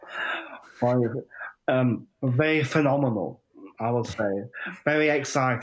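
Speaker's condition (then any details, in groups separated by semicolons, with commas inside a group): Down syndrome; 45 years old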